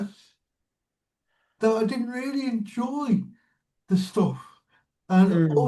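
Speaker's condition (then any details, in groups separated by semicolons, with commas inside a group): Cerebral palsy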